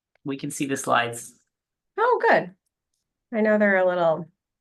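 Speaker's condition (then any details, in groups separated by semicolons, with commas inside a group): No condition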